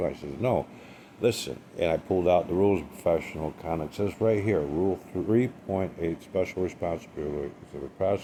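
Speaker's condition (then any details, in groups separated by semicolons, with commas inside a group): No condition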